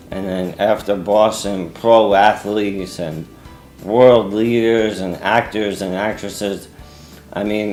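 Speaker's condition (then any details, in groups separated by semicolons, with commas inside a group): ALS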